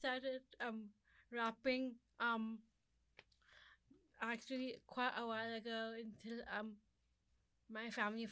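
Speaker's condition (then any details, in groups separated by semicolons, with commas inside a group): Down syndrome; described as a learning disability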